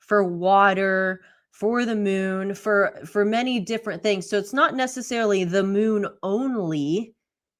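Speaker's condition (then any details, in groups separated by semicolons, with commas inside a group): No condition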